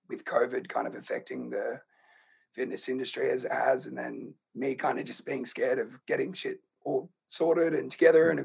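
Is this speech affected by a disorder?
Yes: laryngeal cancer; HPV-related, in voice box, onset age 27-28, earlier neck fusion surgery with tubes past larynx; diagnosed about one year ago after months of croaky voice first thought nodules; speaks at low tone, hard to project voice.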